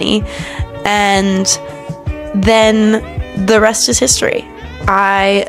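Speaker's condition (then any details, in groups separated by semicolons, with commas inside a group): No condition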